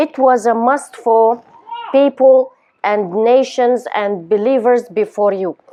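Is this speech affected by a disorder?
No.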